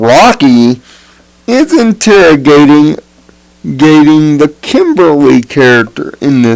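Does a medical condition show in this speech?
Yes: cerebral palsy.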